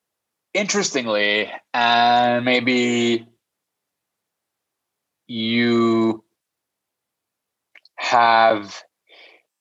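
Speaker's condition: Stutter; stutter since childhood, stutters in six languages: English, French, Spanish, Arabic, Portuguese, Armenian; audible stutter during interview; no stuttering when singing, avoided speaking for years out of fear, later joined Toastmasters and debating club; prolonged sounds, blocks

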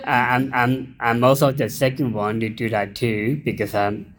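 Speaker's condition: Down syndrome; intellectual disability

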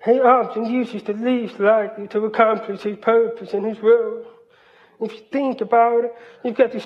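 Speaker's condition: Hearing loss, cochlear implant; speech therapy

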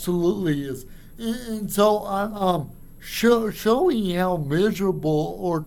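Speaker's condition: Cerebral palsy; from birth, resource and special ed in elementary school, childhood bike riding and teen hiking limited

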